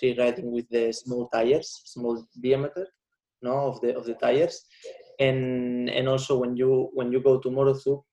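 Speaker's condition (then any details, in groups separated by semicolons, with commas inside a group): No condition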